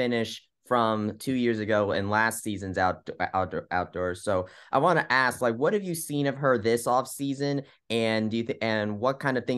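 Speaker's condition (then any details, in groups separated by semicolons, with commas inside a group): No condition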